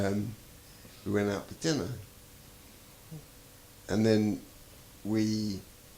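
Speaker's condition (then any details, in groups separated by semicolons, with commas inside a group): Traumatic brain injury; given breathing support in hospital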